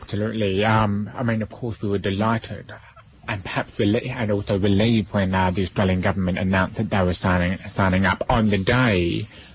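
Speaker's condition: Deafness; relies on lip reading host in studio, cannot hear music, only feels vibration

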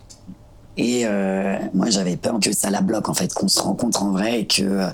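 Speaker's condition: Partial laryngectomy; normal voice for 22 years before surgery; speaks with new voice after partial laryngectomy; very hoarse voice after surgery, new voice replaced normal one

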